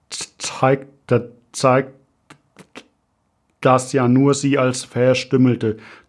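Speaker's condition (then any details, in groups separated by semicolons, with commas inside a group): Stuttering; developmental, lifelong, possibly inherited, father stuttered, brother fluent, logopedic speech therapy, constant since second grade; word and phrase repetitions, filler hesitations; repeated words, prolonged sounds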